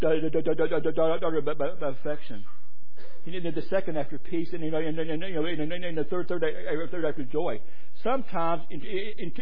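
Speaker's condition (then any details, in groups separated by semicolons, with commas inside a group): Stuttering; struggled with it for a while, adults at gadsdale said stutter barred preaching; tired tonight, feels an hour later, stutters more; stutters more when tired; repeated sounds, repeated words, blocks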